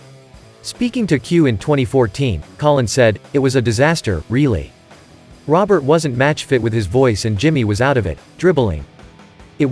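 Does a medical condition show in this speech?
No.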